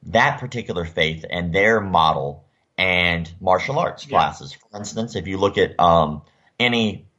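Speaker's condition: Cleft lip and palate; surgically repaired

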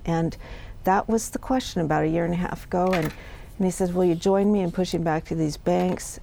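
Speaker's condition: No condition

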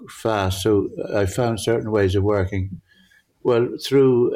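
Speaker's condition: Parkinson's; difficulty judging near and far

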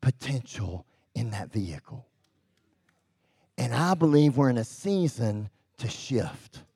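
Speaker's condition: Cleft lip and palate; congenital

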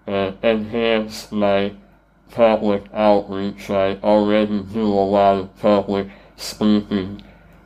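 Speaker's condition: Treacher Collins syndrome; congenital, cleft palate and jaw surgeries, tracheostomy, deaf three years, bone conduction hearing aids, speech therapy; adult, wears hearing aid, tracheostomy scar, does public speaking; voice distorted, some cannot understand, worse on telephone, repeating takes energy, intelligible after years of therapy

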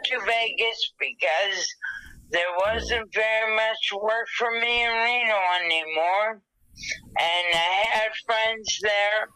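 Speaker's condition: Dysarthria after stroke, thalamic hemorrhage; wheelchair

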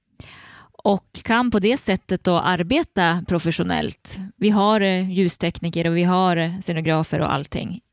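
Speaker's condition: No condition

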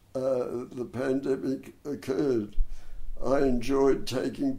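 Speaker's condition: Dystonia and cerebral palsy; hard-to-diagnose

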